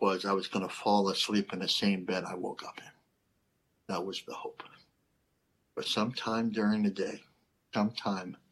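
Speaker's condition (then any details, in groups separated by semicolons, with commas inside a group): Cleft lip and palate; not fully formed at birth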